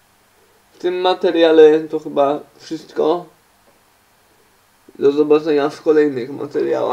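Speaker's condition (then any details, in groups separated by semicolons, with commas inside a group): Cerebral palsy; uses wheelchair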